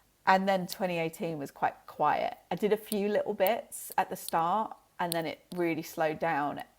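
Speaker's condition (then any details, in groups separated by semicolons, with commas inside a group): No condition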